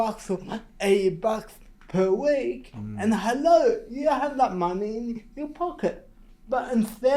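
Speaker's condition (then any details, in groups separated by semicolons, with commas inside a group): Cerebral palsy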